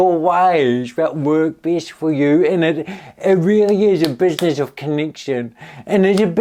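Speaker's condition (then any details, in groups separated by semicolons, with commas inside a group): Cerebral palsy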